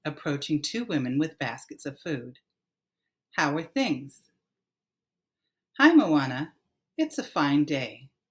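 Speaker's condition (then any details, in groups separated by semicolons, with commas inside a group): No condition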